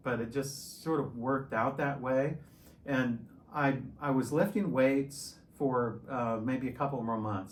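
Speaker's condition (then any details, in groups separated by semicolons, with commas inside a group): No condition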